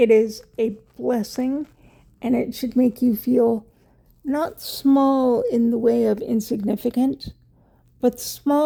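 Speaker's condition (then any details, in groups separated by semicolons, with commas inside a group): Cerebral palsy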